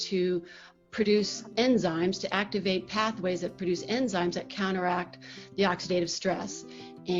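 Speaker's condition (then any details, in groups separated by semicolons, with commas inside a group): No condition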